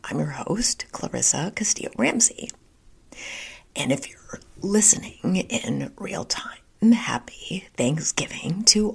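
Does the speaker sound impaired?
Yes: spasmodic dysphonia; diagnosed seven months ago; holistic treatment with Dr. Chang and Dr. Lin, new diet, not using Botox.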